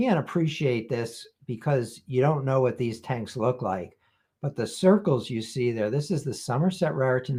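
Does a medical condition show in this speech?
No.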